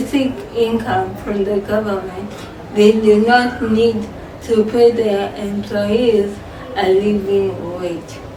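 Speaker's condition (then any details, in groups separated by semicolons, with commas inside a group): Cerebral palsy; from birth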